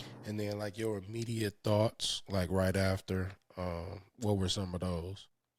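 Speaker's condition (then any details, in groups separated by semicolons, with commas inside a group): No condition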